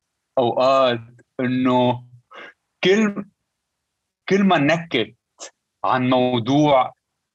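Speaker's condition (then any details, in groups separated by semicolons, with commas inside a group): Stuttering; present since at least teenage years; stutter noticeable, joking about it helps listeners understand why speech sounds that way; repeated words, prolonged sounds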